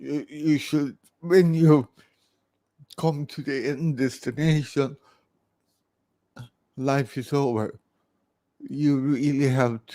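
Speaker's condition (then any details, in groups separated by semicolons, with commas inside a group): Cerebral palsy; from birth; over 50 years, cramps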